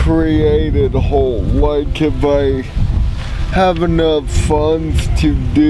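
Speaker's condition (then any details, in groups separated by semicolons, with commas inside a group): Cerebral palsy; brain damage, mainly core down, spasticity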